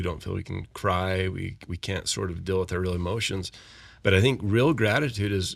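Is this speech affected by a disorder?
No.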